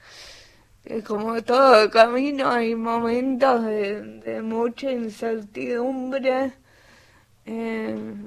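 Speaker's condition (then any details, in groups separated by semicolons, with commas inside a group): Cerebral palsy; cerebral palsy from birth, respiratory arrest at birth and again at 12 hours, acquired language; answer formed in head but hard to get out, needs waiting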